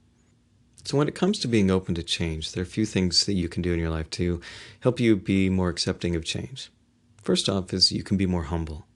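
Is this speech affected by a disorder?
No.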